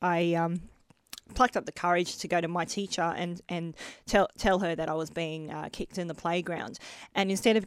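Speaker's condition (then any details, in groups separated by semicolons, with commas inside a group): Bilateral cleft lip and palate; multiple hospital operations before school age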